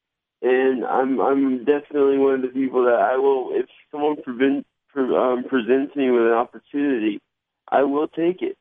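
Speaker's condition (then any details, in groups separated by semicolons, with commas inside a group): Cerebral palsy; mild slur, varies by day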